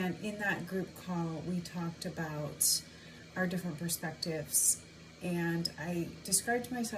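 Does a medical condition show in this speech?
No.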